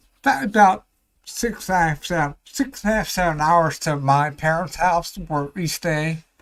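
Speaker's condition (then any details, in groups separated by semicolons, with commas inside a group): Ataxia; may slur speech, may sound drunk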